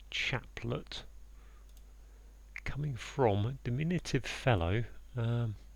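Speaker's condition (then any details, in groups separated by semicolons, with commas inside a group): No condition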